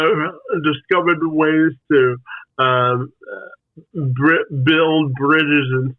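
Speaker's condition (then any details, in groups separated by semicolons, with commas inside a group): Spastic quadriplegic cerebral palsy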